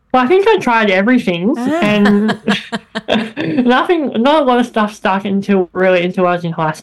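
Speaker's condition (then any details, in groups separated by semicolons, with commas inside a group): Bilateral cleft lip and palate; childhood voice squeaky, very airy, nasal, speech therapy after bone graft and throat surgery, speech hindered drama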